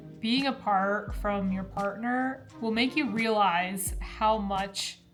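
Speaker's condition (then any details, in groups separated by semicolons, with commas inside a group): No condition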